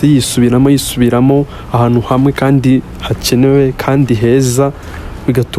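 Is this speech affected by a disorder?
No.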